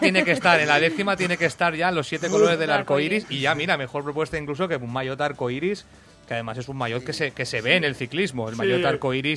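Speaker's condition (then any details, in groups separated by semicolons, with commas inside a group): No condition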